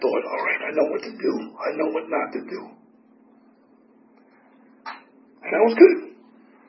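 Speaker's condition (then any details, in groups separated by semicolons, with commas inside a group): Tracheotomy; tracheotomy for 4 years, 8 surgeries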